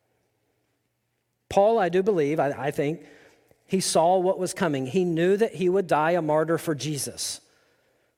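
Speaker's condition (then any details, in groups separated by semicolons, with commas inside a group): No condition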